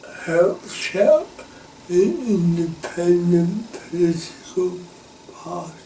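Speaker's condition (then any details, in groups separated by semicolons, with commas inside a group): Cerebral palsy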